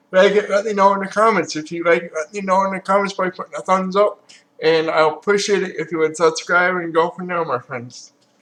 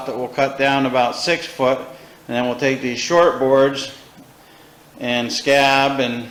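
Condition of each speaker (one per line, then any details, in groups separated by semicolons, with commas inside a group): Cerebral palsy; has had surgery
No condition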